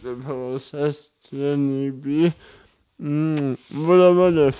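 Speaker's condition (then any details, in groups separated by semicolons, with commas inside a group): Cerebral palsy; wheelchair user, needs personal assistance; speech difficulties, speech challenges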